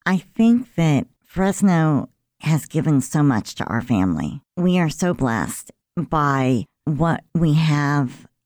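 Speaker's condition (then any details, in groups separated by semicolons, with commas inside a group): Cleft lip and palate; about 50-some years ago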